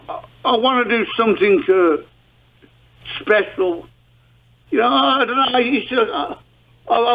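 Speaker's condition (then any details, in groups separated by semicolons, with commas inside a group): Parkinson's disease, mild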